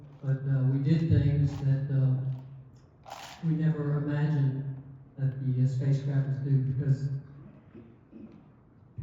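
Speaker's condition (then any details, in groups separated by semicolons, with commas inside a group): No condition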